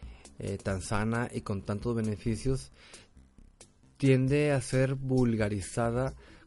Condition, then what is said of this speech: No condition.